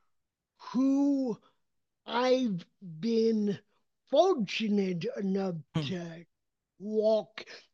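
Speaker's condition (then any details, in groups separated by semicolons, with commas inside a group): Cerebral palsy, mild; speech impediment self-described as an accent, speech did not come until age 7, many years of speech therapy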